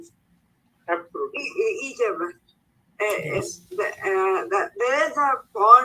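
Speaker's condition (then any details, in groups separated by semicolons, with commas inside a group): Cerebral palsy; speech affected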